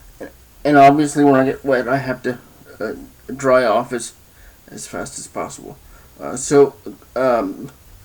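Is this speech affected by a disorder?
Yes: cerebral palsy, spastic diplegia.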